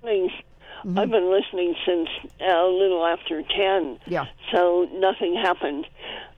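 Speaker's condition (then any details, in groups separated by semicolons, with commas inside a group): Cleft palate; congenital cleft palate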